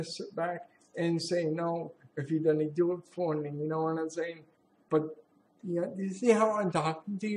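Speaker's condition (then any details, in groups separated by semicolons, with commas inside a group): Cerebral palsy; sometimes hard to speak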